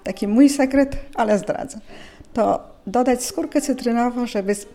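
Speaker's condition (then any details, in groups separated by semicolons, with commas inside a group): No condition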